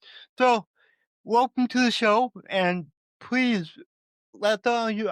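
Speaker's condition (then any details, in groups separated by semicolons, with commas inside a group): Cerebral palsy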